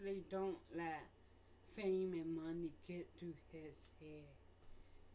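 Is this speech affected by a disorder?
Yes: mild cerebral palsy.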